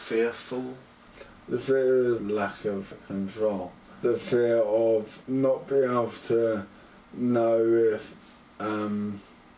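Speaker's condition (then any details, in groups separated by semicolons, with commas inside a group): Motor neurone disease; speech has declined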